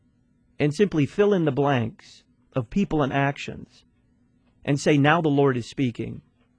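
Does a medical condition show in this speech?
No.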